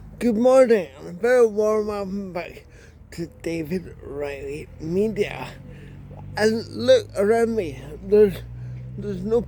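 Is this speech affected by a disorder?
Yes: cerebral palsy.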